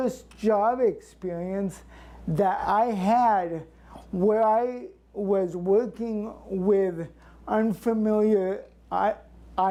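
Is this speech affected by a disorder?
Yes: cerebral palsy; since birth.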